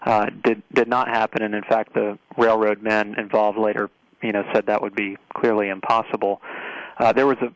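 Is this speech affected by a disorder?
No.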